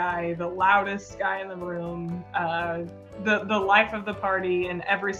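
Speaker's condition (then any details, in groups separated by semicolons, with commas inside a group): No condition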